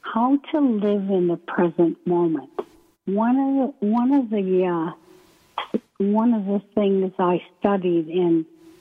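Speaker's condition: ALS; onset right foot at VA internship in Maine, year of testing before diagnosis, wheelchair user; about three years since onset, two since diagnosis, progressed, needs Beasy board for transfers; breathing muscles weak, speech effortful, may sound weak or unclear, paces speech with breath, slowing, pausing

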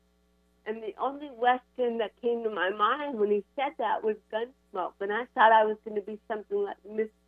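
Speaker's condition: Cerebral palsy; titanium neck limits looking up

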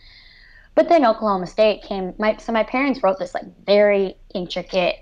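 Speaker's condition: Cleft lip and palate, severe

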